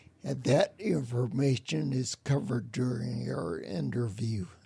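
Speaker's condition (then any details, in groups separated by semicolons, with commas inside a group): Spinocerebellar ataxia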